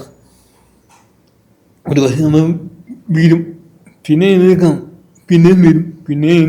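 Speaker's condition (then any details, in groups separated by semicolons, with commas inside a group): Cerebral palsy; from birth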